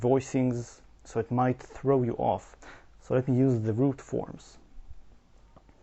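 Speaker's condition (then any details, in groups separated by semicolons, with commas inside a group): No condition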